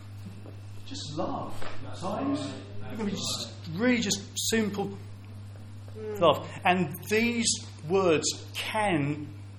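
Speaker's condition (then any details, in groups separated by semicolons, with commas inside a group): Stammer; audible stammer; prolonged sounds, blocks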